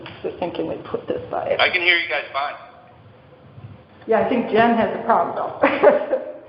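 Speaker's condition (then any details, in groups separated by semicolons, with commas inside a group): No condition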